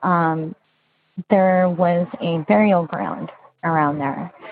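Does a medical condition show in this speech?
Yes: bilateral cleft lip and palate; congenital, surgeries from three days old until age 16.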